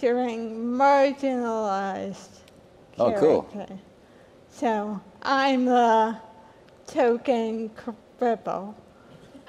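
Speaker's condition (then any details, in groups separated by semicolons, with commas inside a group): Hereditary spastic paraplegia; motor neuron disease variant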